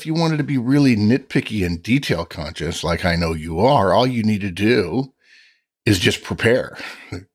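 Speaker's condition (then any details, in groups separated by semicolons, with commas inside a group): No condition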